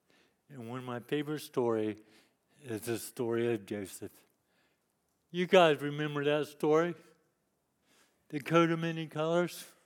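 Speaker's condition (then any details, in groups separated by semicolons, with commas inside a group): Cerebral palsy; lifelong disability since youth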